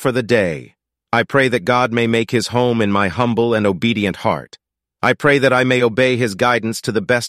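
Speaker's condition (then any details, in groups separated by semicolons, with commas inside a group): No condition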